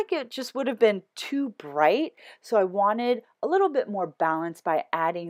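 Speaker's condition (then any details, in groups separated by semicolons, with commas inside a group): No condition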